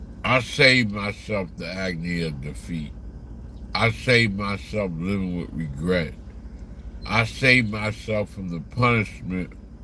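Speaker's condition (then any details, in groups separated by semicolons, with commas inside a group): Slurred speech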